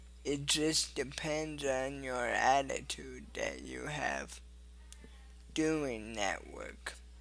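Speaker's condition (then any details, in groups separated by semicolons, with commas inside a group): Cerebral palsy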